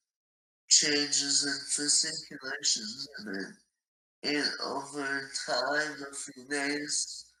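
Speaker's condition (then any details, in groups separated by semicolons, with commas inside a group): ALS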